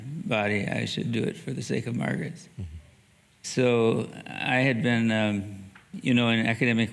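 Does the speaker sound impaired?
Yes: Parkinson's disease; began with worse handwriting, fine motor trouble, mild left hand tremor, gait change; about 6 years since onset, among 5% least affected per Barrow Neurological Clinic, Phoenix; reduced voice volume, uses classroom microphone, dictates with naturally speaking software, not standard strong dopamine medication.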